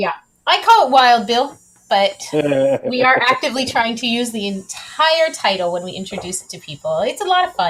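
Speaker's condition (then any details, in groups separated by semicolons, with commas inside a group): No condition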